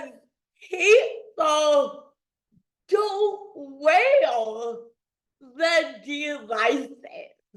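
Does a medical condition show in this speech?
Yes: dystonia.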